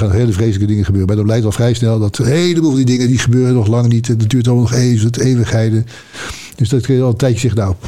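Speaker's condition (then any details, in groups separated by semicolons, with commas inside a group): Parkinson's disease; about two years since diagnosis, boxing classes for Parkinson's patients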